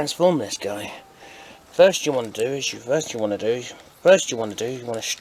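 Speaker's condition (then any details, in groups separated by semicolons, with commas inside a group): No condition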